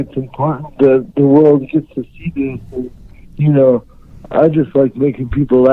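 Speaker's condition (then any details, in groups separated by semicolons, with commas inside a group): Cerebral palsy; unable to write or type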